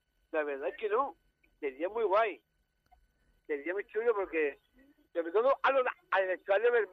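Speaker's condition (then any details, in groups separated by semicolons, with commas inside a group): Down syndrome; genetic, extra chromosome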